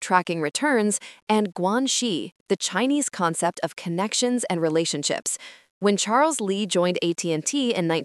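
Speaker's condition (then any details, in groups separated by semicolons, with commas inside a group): No condition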